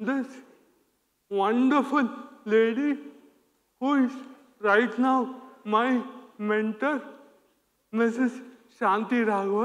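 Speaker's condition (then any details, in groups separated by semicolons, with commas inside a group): Cerebral palsy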